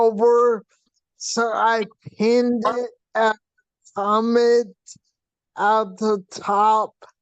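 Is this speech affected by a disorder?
Yes: hydrocephalus with shunt failure.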